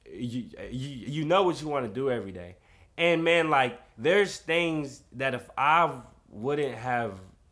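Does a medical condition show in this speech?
Yes: stuttering; noticeable stutter heard on earlier podcast recording about a year ago, expects to stutter on this podcast; here repeated sounds, prolonged sounds.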